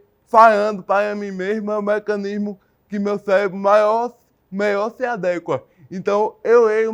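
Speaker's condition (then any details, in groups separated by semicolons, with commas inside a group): Cerebral palsy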